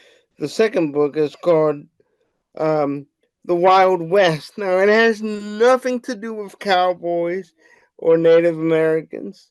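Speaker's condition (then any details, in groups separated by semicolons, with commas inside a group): Cerebral palsy; wheelchair user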